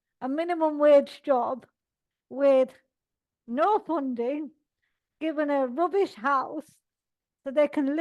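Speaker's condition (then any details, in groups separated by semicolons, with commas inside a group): Cerebral palsy; all four limbs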